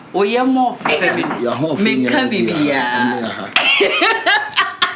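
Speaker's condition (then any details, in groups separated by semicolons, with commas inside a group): No condition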